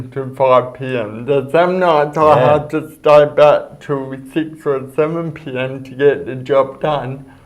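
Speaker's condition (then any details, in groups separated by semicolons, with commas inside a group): Cerebral palsy; speech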